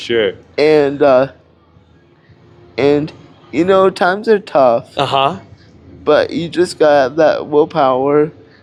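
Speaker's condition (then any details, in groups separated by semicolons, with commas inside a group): Cerebral palsy; cannot walk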